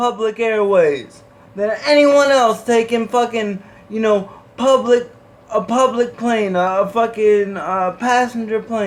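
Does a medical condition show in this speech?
Yes: cerebral palsy.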